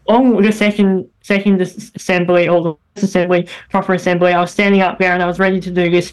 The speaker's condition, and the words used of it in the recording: Cleft palate. Like really, really airy, and it was nasally and stuff, but I'm so incredible to see how far I've come with my speech.